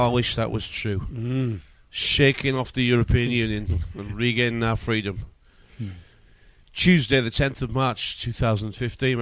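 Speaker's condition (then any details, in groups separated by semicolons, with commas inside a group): No condition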